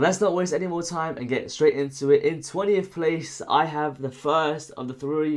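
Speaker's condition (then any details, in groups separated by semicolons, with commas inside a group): No condition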